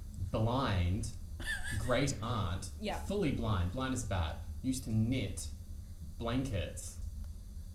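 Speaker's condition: No condition

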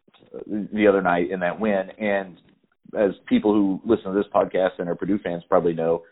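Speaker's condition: No condition

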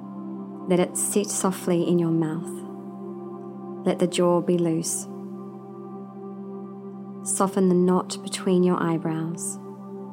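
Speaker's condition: No condition

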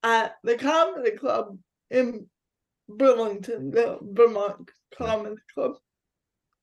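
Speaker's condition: Cerebral palsy; physical disability

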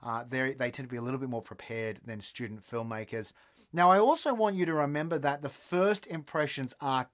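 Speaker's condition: No condition

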